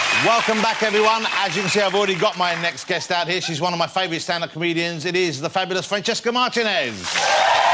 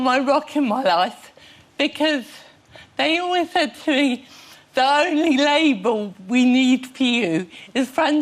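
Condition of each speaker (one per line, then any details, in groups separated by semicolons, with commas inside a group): No condition
Cerebral palsy; since childhood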